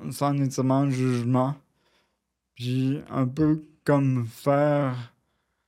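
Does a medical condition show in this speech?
Yes: cerebral palsy; brain damage, near quadriplegic, full use of left arm only, sensation preserved, wheelchair user; spasms limit mobility, no standing balance, leans on support, needs adaptation and assistance.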